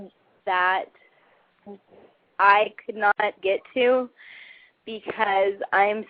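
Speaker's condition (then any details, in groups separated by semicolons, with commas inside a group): Cerebral palsy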